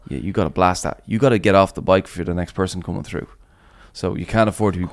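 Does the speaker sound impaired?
No.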